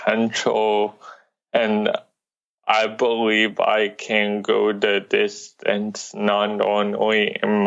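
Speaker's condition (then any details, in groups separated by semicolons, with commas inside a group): Cerebral palsy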